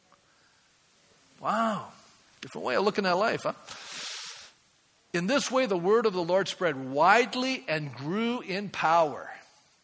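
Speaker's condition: No condition

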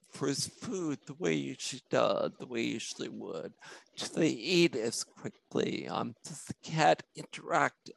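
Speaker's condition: Spinocerebellar ataxia; genetic cause

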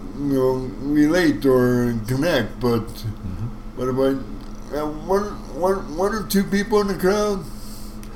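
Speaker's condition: Cerebral palsy; wheelchair for mobility

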